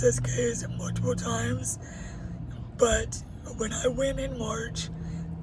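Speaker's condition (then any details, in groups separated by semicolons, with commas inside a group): Cerebral palsy; uses a wheelchair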